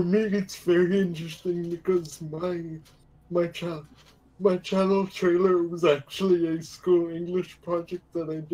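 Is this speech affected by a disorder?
Yes: quadriplegic cerebral palsy.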